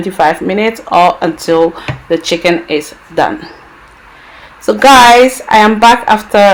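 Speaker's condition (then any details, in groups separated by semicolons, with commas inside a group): No condition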